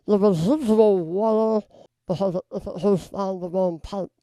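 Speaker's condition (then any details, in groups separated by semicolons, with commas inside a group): Base of tongue cancer surgery; stage IV base-of-tongue carcinoma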